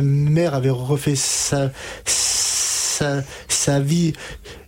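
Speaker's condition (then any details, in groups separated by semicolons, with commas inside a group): Stuttering; onset age 5 to 6, severe from age 5 to 20, untreated in childhood; age 33, therapy from age 20 with stuttering specialist Catherine Daubier, Nancy, fluency techniques; blocks and repetitions, formerly could not finish a sentence without blocking; repeated words, prolonged sounds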